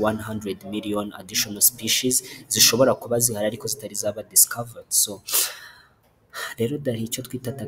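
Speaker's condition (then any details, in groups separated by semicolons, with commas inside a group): No condition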